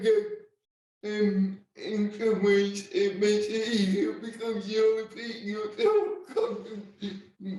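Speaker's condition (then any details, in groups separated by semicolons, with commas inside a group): Cerebral palsy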